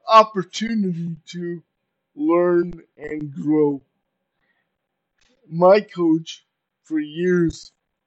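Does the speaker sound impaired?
Yes: cerebral palsy; uses power wheelchair.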